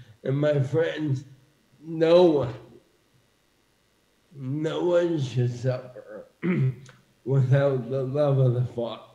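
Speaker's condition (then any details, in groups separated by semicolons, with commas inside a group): ALS; bulbar onset; diagnosed four months ago; losing speech, a little difficult to understand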